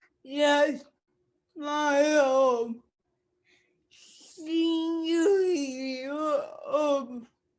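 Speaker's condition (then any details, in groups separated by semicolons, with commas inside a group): Cerebral palsy; speech affected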